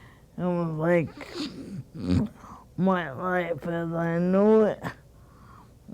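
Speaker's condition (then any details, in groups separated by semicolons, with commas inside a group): Cerebral palsy; present from birth, premature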